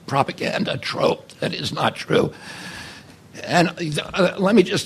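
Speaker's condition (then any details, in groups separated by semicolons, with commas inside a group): Spasmodic dysphonia; voice rough and shaky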